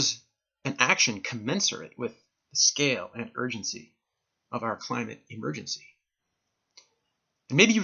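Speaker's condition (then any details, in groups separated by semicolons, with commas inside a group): No condition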